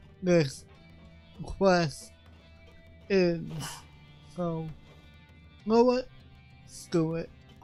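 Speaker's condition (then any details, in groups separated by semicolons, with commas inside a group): Cerebral palsy; affects voice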